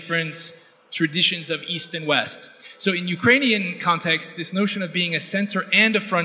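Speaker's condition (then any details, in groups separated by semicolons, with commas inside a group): No condition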